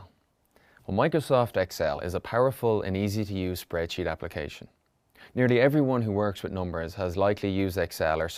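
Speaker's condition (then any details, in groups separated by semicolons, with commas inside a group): No condition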